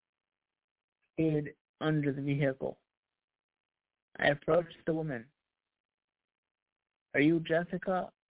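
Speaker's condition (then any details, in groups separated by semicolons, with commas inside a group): Cerebral palsy; past challenges speaking up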